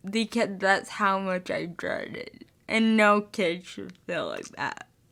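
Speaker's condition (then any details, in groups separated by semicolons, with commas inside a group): Spastic cerebral palsy, mixed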